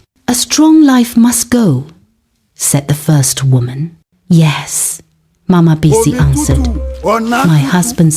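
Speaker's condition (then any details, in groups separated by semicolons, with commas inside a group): No condition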